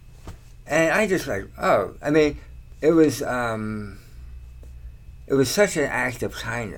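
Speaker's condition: Tongue cancer surgery; slight slur, talks okay

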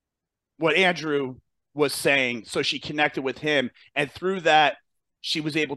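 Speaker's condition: No condition

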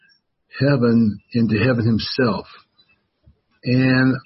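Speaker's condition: Wernicke's aphasia after stroke; could not speak at stroke onset, now talks fairly well, difficulty when others talk to him

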